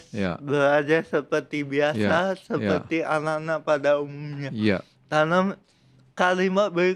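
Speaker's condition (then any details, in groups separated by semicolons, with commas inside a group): Cerebral palsy; from birth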